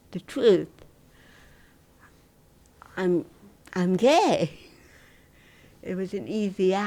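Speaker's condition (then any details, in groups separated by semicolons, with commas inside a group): Cerebral palsy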